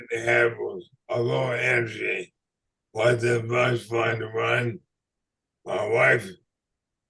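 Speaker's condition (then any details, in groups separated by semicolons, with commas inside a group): ALS/MND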